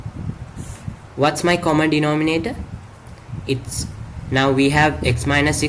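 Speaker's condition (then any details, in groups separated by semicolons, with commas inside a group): No condition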